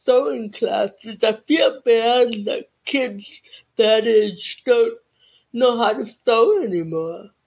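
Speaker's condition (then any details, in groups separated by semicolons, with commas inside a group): Cerebral palsy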